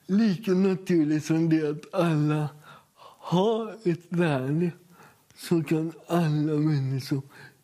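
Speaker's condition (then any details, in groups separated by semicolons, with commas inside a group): Cerebral palsy; uses assistive aids, has personal assistant; aged 43; speech atypical, jokes listeners might think it is Danish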